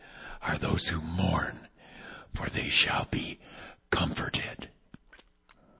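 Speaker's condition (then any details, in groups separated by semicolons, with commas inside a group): Vocal cord paralysis, unilateral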